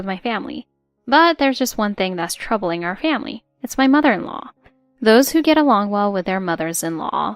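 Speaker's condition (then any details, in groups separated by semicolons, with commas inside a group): No condition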